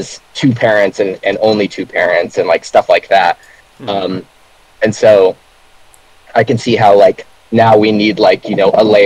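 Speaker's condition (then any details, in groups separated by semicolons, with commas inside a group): No condition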